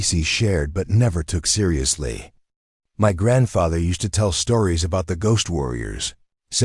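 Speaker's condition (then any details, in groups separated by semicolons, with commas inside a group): No condition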